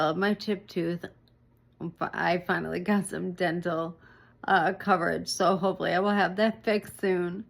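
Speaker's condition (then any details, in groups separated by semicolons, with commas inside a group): ALS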